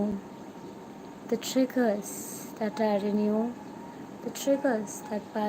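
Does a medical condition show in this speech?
No.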